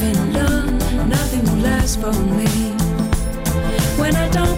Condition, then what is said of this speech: None; typical speech.